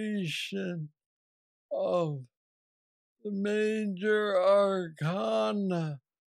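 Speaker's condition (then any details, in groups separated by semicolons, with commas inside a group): Parkinson's disease; most aggressive form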